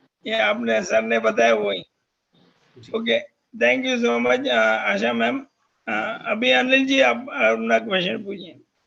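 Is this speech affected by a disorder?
Yes: motor neurone disease; voice strong and loud.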